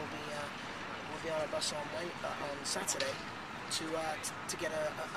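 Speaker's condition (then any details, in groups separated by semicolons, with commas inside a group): No condition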